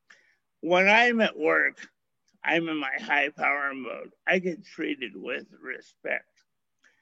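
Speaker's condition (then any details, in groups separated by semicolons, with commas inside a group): Cerebral palsy; limited use of limbs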